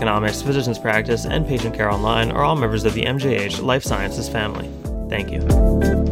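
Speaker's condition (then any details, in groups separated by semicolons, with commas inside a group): No condition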